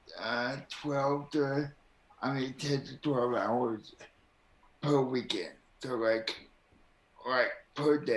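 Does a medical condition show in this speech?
Yes: cerebral palsy.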